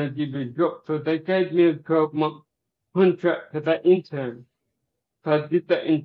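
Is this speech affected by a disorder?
Yes: cerebral palsy.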